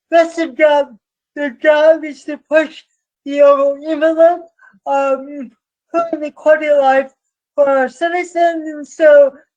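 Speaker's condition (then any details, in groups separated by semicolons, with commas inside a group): Cerebral palsy; from birth, affects movement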